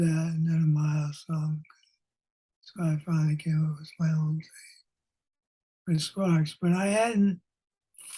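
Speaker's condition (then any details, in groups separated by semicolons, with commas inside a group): Parkinson's disease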